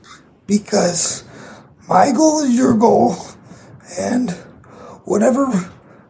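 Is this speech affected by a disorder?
Yes: cerebral palsy; condition audible in voice.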